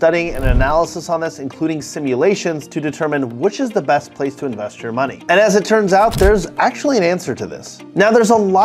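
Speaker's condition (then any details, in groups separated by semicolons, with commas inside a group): No condition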